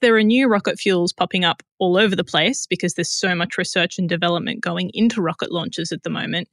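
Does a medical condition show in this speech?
No.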